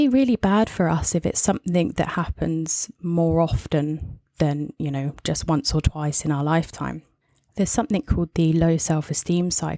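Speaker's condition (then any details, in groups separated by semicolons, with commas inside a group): No condition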